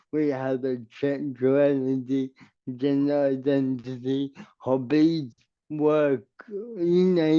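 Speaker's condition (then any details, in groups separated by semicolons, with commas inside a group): Cerebral palsy; permanent wheelchair user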